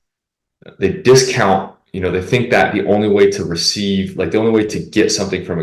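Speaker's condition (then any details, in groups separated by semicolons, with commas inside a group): No condition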